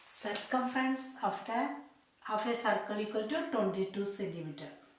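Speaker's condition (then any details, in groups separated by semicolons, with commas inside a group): No condition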